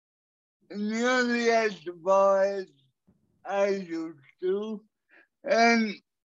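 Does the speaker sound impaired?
Yes: cerebral palsy; cerebral palsy from birth, 37 years with condition.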